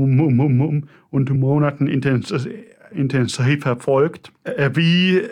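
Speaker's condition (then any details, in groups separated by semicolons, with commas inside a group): Stuttering; throat sometimes hurts; repeated sounds, prolonged sounds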